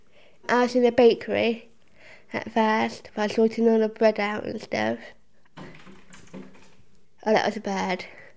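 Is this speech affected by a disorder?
Yes: Down syndrome; says Down syndrome barely affects her, gets support from personal assistant.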